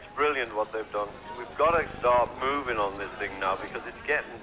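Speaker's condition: No condition

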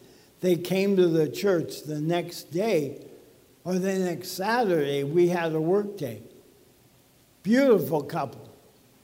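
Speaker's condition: ALS; talking a little bit funny

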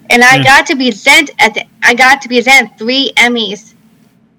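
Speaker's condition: Down syndrome; congenital

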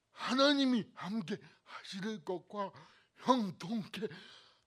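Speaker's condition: Cerebral palsy; cervical spine c2 to c7 damaged, two surgeries upcoming, not curative, may need reoperation, worsening

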